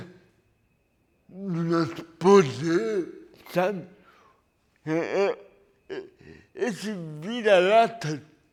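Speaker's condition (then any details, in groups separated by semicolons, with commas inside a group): Cerebral palsy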